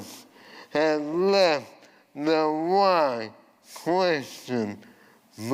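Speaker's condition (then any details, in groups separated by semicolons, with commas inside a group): ALS; voice changed from earlier resonant voice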